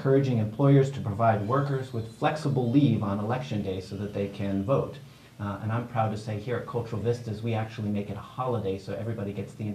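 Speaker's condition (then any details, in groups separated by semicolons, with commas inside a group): No condition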